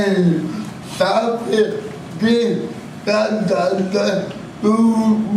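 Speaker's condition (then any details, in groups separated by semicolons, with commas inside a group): Cerebral palsy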